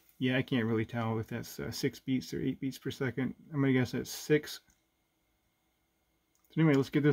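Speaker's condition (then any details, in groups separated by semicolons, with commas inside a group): No condition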